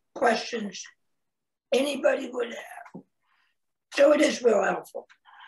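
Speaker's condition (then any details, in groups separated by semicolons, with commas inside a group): Laryngectomy; no speech 90 days post-surgery, swallowing issues after surgery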